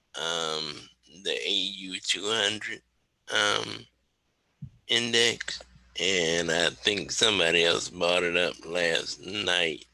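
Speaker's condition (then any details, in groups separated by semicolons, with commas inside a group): Cerebral palsy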